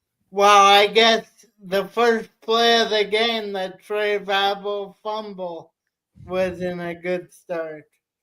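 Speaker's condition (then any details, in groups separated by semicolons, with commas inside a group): Cerebral palsy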